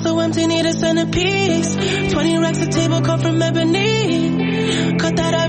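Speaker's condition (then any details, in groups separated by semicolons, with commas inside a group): No condition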